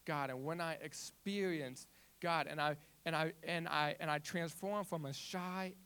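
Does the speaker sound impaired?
Yes: stutter; stutter since childhood; still has speech impediment, speaks publicly from front stage; avoided speaking in class when younger, felt less clear than peers; here repeated words.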